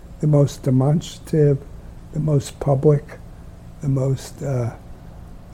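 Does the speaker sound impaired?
Yes: Lou Gehrig's disease; ALS, terminal, onset mid-70s, early tiring walking half block, two years diagnosis to death, lost walking, standing, self-care; wheelchair user, arms still move somewhat; speech difficult but still possible, able to speak until nearly the end.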